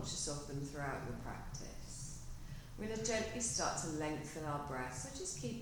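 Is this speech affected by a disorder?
No.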